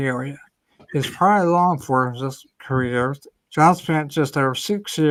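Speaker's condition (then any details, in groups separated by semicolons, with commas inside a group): Ataxia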